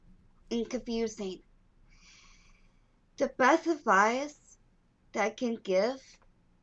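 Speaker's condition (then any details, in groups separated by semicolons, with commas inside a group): Down syndrome; walked later than other children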